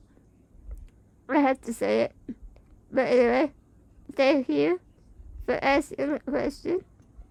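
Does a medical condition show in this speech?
Yes: spinal muscular atrophy type 2.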